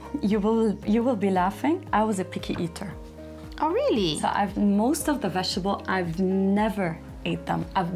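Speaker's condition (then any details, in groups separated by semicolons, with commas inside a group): No condition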